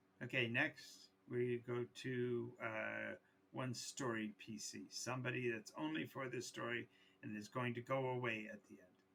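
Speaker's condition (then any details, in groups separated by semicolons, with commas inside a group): No condition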